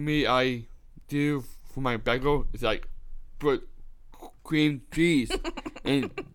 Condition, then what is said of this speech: Down syndrome. That you don't have to repeat yourself so much?